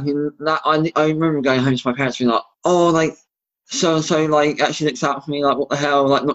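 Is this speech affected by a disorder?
Yes: bilateral cleft lip and palate; congenital, severe, found at birth, over 30 operations, surgeries repeated 3-4 times, many grommets, bleeding ear infections, very poor childhood hearing; age 22, 35th operation tomorrow, recent plastic surgery, jaw surgery planned; relearned speech after each palate surgery, practiced alphabet.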